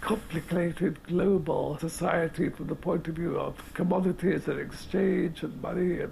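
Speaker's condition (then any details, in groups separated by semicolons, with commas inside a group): Motor neurone disease; late stage, 18 months since onset, completely immobile, lying in bed in New York, breathing aid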